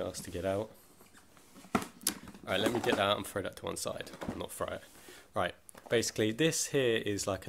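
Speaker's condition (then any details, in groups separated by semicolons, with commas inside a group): No condition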